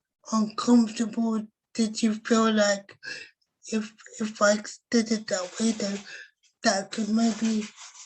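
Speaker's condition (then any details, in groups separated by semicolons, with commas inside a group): Cerebral palsy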